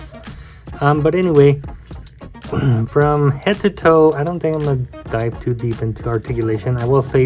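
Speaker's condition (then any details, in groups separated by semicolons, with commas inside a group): No condition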